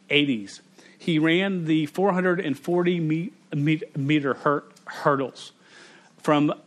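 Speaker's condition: Stuttering; cannot turn on or off; stutters involuntarily, cannot control it, strangers notice the stutter, earlier weddings not fully fluent; repeated sounds, blocks

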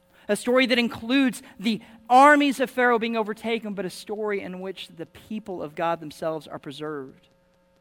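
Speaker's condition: No condition

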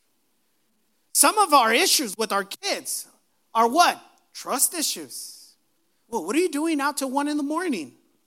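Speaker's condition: No condition

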